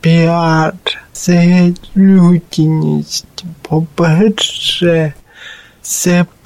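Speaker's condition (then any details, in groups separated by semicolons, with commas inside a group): Cerebral palsy; since birth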